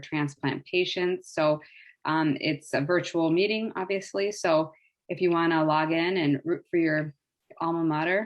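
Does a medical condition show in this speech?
No.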